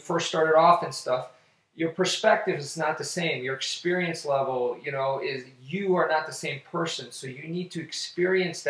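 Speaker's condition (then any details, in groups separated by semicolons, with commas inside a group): No condition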